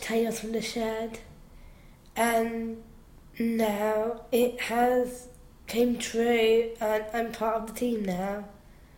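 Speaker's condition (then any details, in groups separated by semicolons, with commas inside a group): Down syndrome; held back a year at primary school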